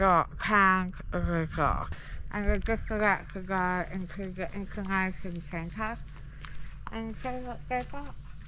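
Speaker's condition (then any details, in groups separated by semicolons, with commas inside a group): Jaw cancer surgery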